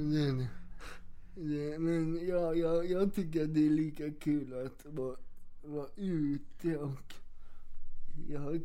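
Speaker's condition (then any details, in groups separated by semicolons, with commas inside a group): Cerebral palsy; wheelchair user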